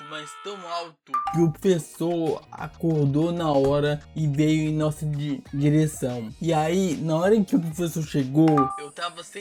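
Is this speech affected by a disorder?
Yes: cerebral palsy.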